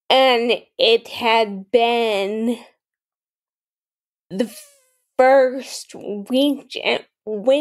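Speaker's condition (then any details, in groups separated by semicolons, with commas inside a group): Friedreich's ataxia, mild; mild speech issues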